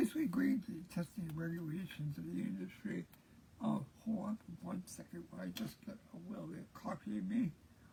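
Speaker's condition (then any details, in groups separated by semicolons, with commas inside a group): Cerebral palsy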